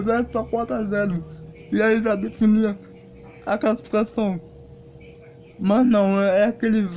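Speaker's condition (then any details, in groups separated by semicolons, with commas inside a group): Cerebral palsy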